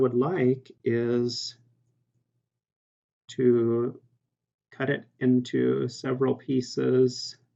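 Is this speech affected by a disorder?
No.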